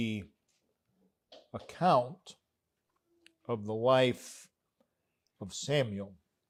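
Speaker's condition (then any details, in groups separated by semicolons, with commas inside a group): No condition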